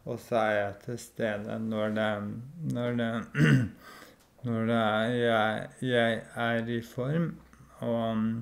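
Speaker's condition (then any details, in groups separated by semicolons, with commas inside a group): ALS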